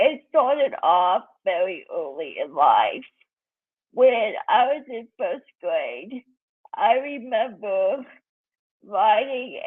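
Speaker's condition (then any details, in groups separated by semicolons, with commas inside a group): Cerebral palsy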